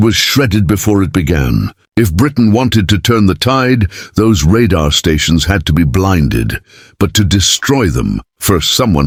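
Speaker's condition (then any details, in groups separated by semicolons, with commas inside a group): No condition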